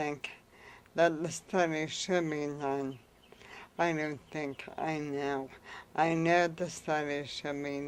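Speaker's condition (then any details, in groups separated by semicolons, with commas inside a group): Amyotrophic lateral sclerosis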